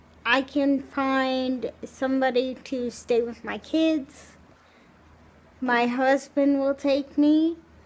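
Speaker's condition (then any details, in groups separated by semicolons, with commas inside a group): Cerebral palsy, spastic, severe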